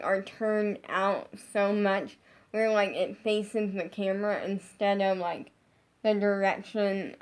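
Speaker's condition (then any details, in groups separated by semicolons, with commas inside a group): Brain injury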